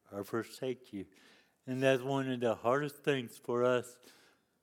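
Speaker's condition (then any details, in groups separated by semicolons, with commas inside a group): Cerebral palsy; lifelong disability since youth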